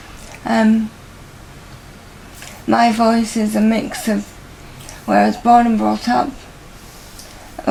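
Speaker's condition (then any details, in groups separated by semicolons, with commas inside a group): MND; voice impaired and worsening, voice banked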